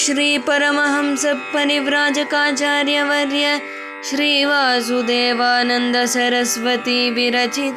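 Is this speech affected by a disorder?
No.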